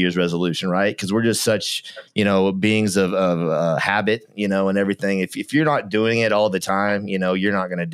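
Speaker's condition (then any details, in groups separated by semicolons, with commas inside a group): No condition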